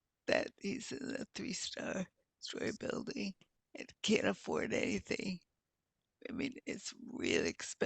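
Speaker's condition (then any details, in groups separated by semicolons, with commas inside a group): Multiple sclerosis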